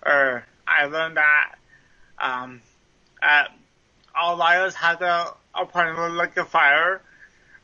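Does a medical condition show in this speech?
Yes: cerebral palsy; mild form, lifelong since childhood, trouble writing, slow running, mile took 21 minutes, school accommodations; speech impediment present during recording; sounds like Wendy's drive-through speaker box, may sound drunk.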